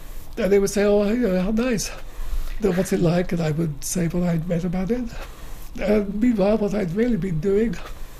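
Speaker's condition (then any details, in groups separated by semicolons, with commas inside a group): Motor neuron disease; wheelchair user, breathing tube, phlegm cleared from throat, assistant and computer needed; no tracheotomy, refuses tracheotomy revival since it would end speech; still able to speak, lack of breath, swallowing easily goes the wrong way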